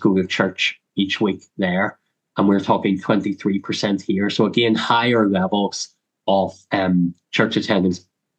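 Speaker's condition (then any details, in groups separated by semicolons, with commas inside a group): Cleft lip and palate; congenital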